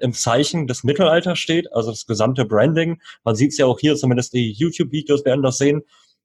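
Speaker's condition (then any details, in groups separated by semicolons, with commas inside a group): Cleft lip and palate, cleft lip, jaw and palate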